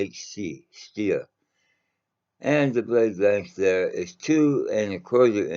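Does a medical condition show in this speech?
Yes: mouth cancer.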